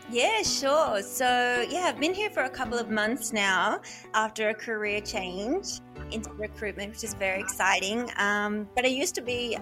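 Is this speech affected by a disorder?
No.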